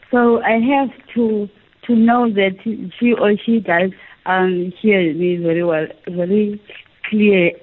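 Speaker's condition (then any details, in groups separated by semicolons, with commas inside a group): Cerebral palsy; from birth, affects movement and speech; listeners sometimes do not understand, speaks slowly, checks listeners hear clearly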